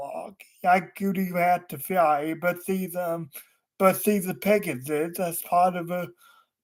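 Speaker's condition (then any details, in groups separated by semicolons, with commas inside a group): Cerebral palsy; wheelchair user, unable to walk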